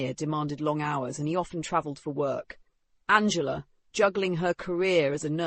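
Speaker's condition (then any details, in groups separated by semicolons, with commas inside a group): No condition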